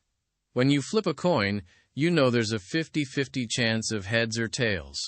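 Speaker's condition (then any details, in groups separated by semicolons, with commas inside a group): No condition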